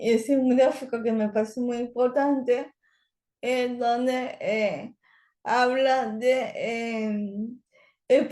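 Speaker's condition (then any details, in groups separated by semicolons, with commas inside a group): Cerebral palsy; language areas of brain affected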